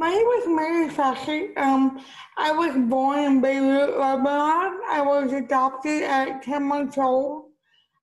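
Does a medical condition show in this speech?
Yes: cerebral palsy; physical therapy.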